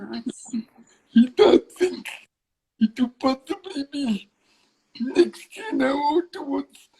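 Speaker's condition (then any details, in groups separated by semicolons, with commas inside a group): Cerebral palsy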